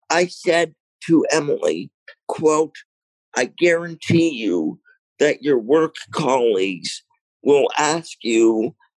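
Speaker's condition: Cerebral palsy, mild; lungs collapsed three days after birth, lack of oxygen, bleeding in one brain area, incubator nine weeks, lifelong wheelchair; self-rated severity about 3 of 10, needs some daily help, mostly independent

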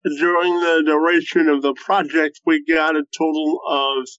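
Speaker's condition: Cerebral palsy, spastic quadriplegia

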